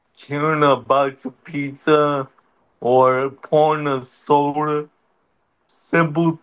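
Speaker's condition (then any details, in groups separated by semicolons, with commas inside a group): Cerebral palsy; could walk a little as a child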